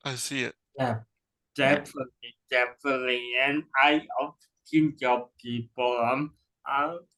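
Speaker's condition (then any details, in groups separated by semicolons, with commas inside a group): Cerebral palsy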